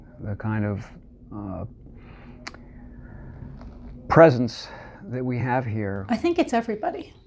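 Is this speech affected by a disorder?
No.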